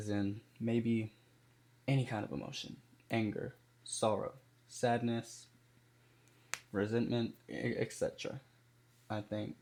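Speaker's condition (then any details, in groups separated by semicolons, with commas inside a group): No condition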